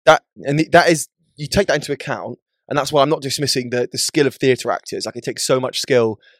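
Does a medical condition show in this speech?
No.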